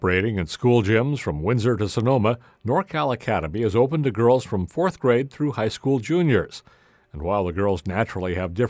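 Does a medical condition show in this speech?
No.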